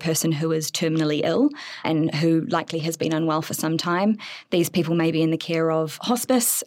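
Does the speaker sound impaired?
No.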